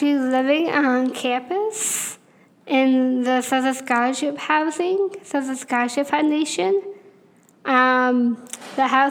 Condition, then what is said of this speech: Down syndrome. Just the way I like speak or talk to somebody might seem weird, kind of.